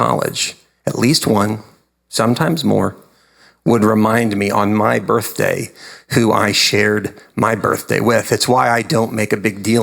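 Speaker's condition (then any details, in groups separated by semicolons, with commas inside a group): No condition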